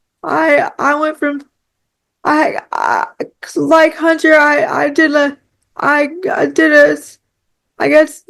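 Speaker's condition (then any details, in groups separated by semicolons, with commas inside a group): Cerebral palsy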